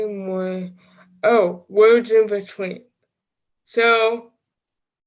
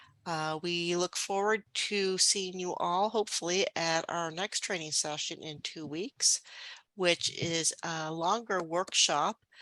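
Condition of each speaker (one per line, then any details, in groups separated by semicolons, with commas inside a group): Cerebral palsy; from birth, affects walking, walker, wheelchair, sometimes cane
No condition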